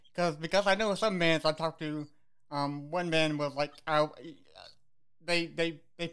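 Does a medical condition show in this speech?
Yes: cerebral palsy; cerebral palsy since birth.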